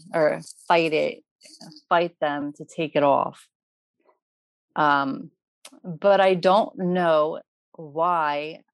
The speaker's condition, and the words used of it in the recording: Aphasia. I'm practicing and still learning strategies and help with my speech.